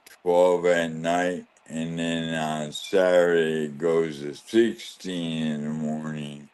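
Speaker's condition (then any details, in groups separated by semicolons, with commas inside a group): ALS; right side and left hand weakness, cane, leg brace; losing speech and swallowing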